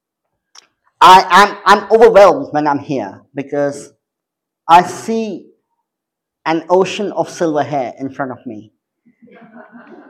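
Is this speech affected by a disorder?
Yes: cleft palate; congenital cleft palate.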